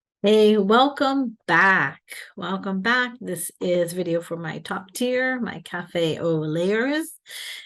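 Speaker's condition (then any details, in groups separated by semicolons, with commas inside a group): No condition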